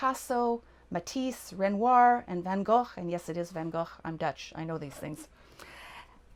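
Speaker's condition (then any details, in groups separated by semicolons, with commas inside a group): No condition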